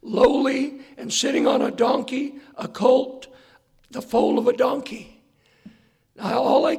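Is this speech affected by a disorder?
Yes: hoarseness after vocal cord surgery; post-surgery check few days ago, surgeon says vocal cords look much better, straight lines.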